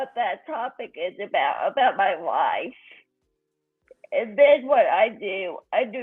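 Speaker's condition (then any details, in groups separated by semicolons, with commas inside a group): Cerebral palsy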